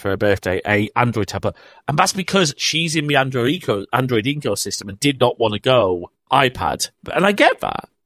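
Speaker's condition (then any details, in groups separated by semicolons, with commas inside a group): No condition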